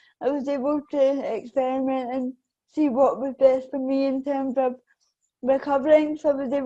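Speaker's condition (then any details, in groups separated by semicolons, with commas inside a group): Cerebral palsy; affects balance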